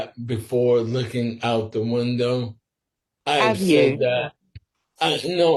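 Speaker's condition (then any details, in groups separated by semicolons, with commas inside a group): Sporadic ALS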